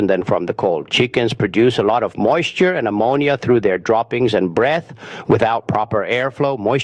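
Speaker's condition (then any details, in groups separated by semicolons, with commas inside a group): No condition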